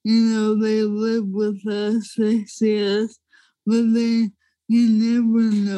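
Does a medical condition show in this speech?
Yes: ALS; young woman with ALS.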